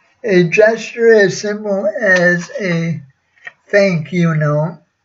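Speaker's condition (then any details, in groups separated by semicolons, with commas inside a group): Cerebral palsy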